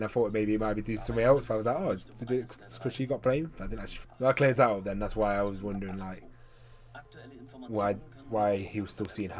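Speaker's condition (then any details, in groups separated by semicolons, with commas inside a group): No condition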